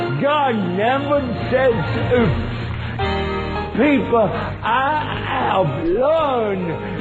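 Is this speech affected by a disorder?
Yes: cerebral palsy; from birth; speech hard to understand.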